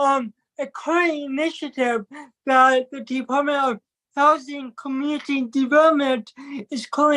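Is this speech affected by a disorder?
Yes: cerebral palsy.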